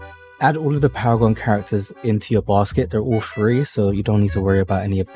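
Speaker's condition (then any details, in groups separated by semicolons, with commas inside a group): No condition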